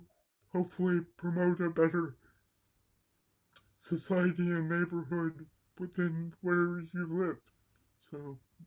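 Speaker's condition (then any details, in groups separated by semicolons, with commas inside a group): Cerebral palsy; mild left side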